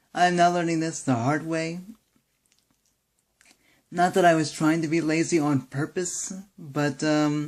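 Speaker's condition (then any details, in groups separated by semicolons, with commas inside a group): Cerebral palsy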